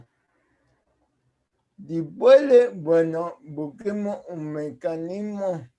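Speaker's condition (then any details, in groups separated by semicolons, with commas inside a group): Cerebral palsy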